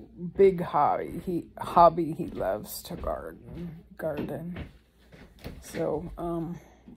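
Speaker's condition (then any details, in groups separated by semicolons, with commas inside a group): ALS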